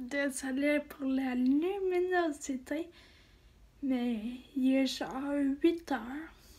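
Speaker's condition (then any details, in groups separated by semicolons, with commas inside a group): Ataxia; degenerative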